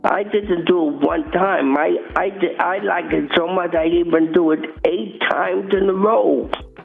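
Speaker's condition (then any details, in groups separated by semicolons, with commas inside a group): Cerebral palsy; from birth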